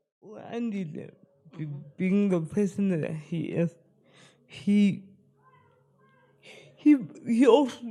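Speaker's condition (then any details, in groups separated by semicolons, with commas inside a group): Spastic cerebral palsy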